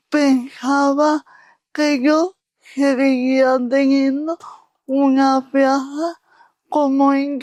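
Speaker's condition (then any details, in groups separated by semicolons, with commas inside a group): Cerebral palsy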